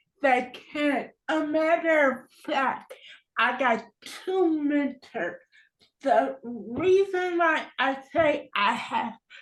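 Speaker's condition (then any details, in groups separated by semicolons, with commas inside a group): Cerebral palsy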